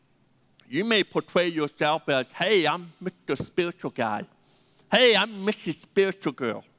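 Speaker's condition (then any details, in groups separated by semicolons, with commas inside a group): Deafness; 80% deaf, hard time hearing phone callers, needs names repeated several times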